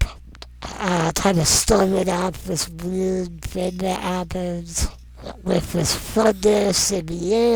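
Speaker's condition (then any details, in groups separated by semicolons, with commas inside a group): Non-progressive muscular dystrophy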